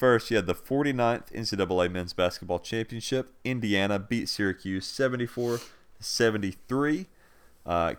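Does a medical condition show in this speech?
No.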